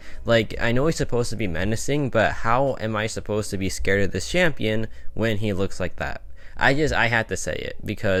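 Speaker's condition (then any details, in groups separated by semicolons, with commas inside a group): No condition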